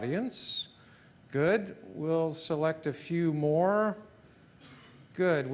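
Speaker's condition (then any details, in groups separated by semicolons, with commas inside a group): No condition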